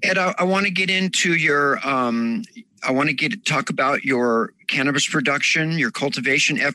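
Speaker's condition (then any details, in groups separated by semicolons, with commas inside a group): No condition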